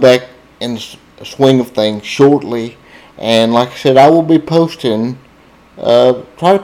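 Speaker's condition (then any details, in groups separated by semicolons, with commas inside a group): Cerebral palsy, spastic diplegia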